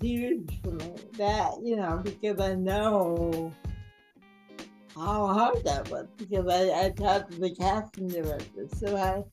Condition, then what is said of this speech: Cerebral palsy. Now, I do worry sometimes about my diction because I have a speech impediment.